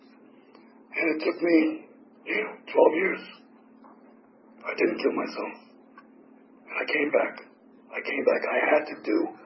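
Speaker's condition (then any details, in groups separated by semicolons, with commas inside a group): Tracheotomy; tracheotomy for 4 years, 8 surgeries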